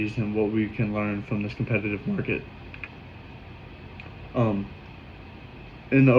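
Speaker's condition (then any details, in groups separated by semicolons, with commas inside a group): No condition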